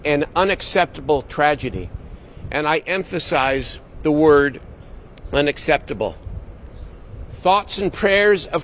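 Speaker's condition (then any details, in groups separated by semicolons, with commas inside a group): No condition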